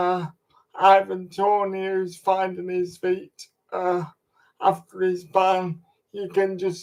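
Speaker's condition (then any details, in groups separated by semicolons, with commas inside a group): Cerebral palsy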